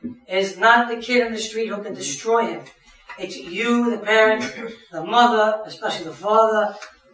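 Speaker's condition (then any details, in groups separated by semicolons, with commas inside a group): No condition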